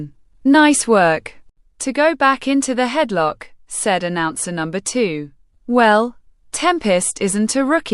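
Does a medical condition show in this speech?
No.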